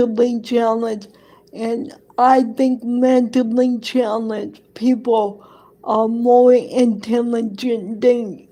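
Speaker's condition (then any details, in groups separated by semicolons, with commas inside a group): Cerebral palsy; present from birth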